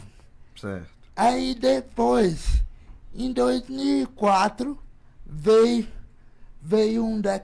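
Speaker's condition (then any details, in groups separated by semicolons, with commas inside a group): Cerebral palsy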